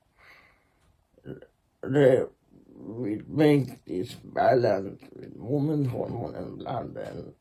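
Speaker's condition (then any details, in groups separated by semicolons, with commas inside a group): Muscular Parkinson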